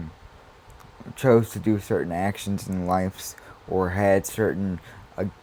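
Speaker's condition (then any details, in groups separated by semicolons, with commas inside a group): Cerebral palsy; spastic quadriplegic, uses wheelchair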